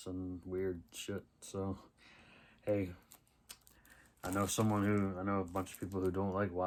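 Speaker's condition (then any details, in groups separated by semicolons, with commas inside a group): No condition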